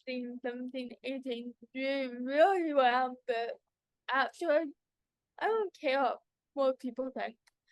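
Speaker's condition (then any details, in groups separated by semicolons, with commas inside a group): Cerebral palsy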